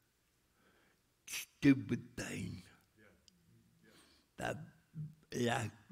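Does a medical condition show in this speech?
Yes: cerebral palsy; speech still affected.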